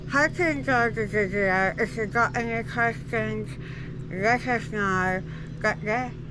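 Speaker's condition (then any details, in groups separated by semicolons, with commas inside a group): Jaw cancer surgery; tracheostomy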